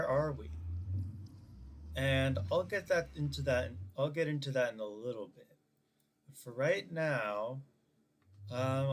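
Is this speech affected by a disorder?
No.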